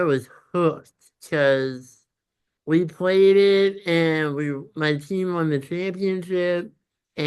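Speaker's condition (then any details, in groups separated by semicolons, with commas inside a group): Congenital muscular dystrophy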